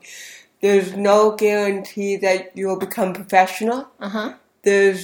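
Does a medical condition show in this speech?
Yes: cerebral palsy; hearing impaired, CP preschool in Long Beach from 18 months, childhood physical, occupational, speech therapy; very slurred speech as a child from cerebral palsy plus hearing impairment.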